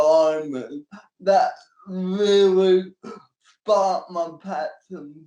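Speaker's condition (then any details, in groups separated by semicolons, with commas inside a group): Cerebral palsy; since birth, physical disability only, manual wheelchair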